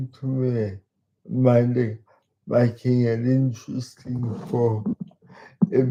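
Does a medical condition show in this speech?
Yes: cerebral palsy; talks slowly.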